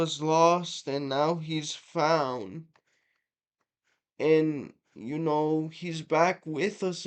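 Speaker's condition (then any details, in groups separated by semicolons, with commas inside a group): Cerebral palsy, mixed, mild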